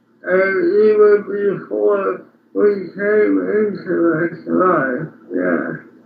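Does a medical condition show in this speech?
Yes: speech impairment after birth surgery.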